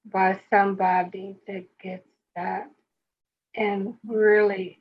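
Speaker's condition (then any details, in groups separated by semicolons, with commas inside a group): Speech impediment; speech impediment after stroke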